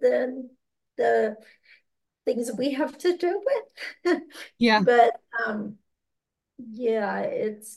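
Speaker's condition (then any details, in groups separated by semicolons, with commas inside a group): Aphasia and ataxia; progressive ataxia; currently doing well; cannot always pick out needed words, hard to clearly express ideas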